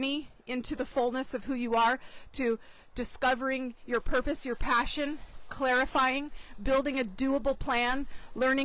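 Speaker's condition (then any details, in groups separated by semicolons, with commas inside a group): No condition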